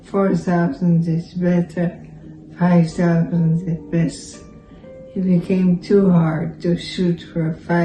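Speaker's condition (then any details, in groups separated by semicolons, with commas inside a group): Multiple system atrophy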